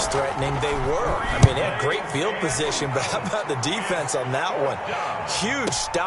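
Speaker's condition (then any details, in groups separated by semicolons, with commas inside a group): No condition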